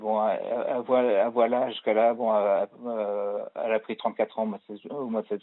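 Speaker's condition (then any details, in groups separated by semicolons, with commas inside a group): Parkinson's disease; worse with stress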